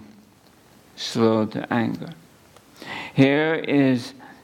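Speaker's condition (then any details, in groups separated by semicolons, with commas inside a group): ALS; at least a couple of months since diagnosis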